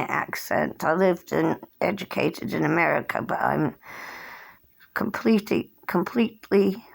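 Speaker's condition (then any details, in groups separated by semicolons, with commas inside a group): Cerebral palsy; since birth, hand tremors; age 57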